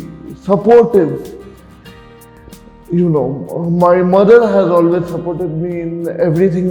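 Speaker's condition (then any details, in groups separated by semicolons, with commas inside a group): Cerebral palsy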